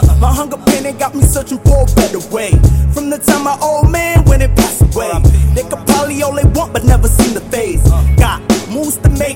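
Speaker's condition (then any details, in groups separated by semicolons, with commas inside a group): No condition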